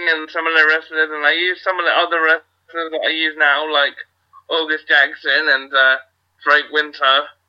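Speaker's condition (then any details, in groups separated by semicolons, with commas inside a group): Cerebral palsy; wheelchair user, unable to wrestle actively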